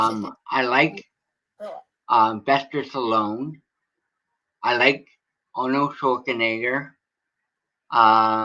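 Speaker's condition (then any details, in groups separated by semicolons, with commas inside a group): Cerebral palsy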